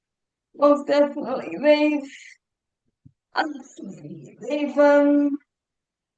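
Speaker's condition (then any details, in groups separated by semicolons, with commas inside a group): Cerebral palsy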